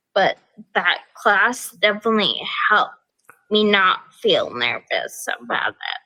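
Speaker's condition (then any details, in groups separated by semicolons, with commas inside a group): Progressive ataxia; affects speech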